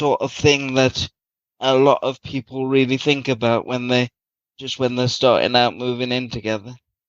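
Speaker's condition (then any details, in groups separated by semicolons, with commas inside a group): Cerebral palsy; from birth, very premature birth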